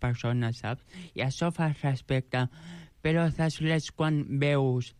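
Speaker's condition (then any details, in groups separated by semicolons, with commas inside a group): Joubert syndrome; present from birth; age 29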